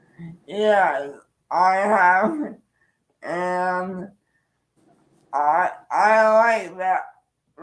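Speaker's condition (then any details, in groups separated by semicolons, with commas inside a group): Cerebral palsy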